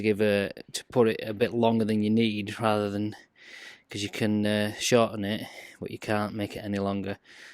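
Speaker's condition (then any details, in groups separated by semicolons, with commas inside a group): No condition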